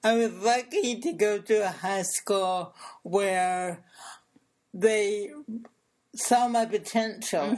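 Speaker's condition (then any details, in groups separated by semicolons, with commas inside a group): Cerebral palsy; since birth, brain damage to motor area of brain, affects speech and body movement; improved with speech therapy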